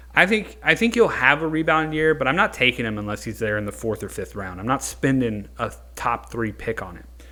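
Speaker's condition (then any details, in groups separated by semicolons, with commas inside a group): No condition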